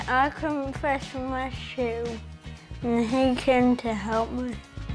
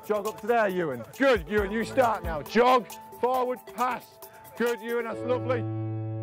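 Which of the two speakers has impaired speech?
The first: cerebral palsy; affects walking and talking.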